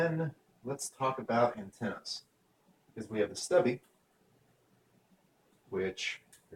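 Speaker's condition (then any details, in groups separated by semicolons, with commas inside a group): No condition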